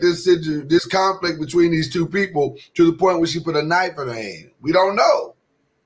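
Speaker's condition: No condition

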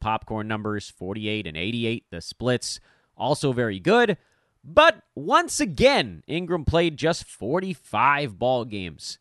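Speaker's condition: No condition

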